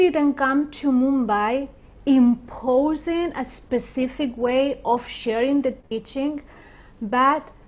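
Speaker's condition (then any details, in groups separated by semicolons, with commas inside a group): No condition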